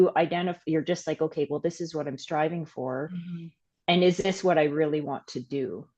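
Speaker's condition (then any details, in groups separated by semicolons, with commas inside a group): No condition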